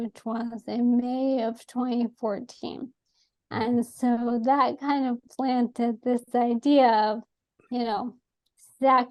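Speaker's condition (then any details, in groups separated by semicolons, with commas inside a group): ALS; atypical case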